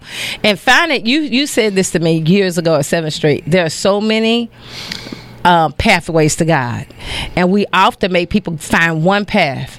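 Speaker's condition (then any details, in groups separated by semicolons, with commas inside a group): No condition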